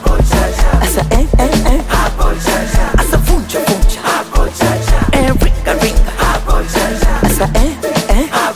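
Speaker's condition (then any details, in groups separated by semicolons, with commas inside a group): No condition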